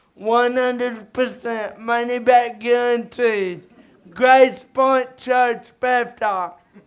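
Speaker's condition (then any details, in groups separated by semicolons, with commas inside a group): Cerebral palsy; speech slightly improved recently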